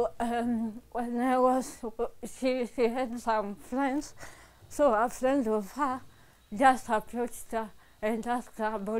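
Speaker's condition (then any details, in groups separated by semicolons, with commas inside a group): Cerebral palsy; from birth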